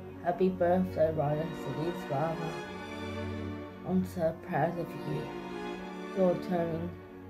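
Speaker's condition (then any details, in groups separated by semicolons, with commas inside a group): Cerebral palsy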